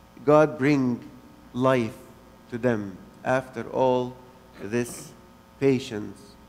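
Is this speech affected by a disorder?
No.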